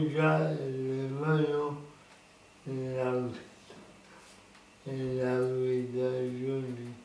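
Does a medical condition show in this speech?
Yes: cerebral palsy.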